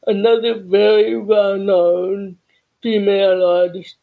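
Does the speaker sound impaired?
Yes: deafness.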